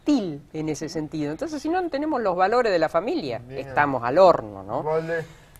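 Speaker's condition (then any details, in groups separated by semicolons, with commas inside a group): No condition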